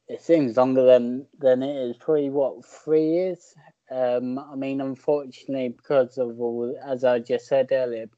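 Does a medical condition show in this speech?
Yes: cerebral palsy; physiotherapy in hospital as young child.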